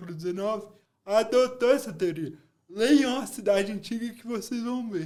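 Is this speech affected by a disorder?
Yes: cerebral palsy.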